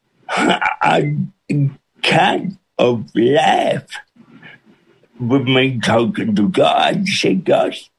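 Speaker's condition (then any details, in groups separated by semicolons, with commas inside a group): Cerebral palsy with speech impediment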